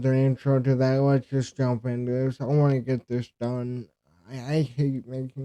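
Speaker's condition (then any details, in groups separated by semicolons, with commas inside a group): Cerebral palsy; present from birth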